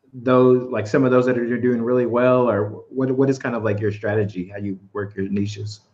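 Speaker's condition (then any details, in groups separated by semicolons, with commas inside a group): No condition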